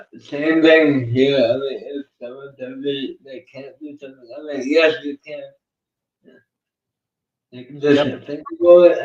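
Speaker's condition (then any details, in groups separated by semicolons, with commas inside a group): Cerebral palsy; uses one hand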